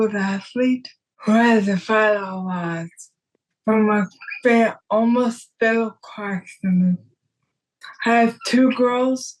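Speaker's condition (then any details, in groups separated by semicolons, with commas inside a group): Traumatic brain injury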